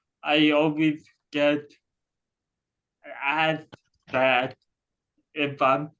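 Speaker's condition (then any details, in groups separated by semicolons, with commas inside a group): Cerebral palsy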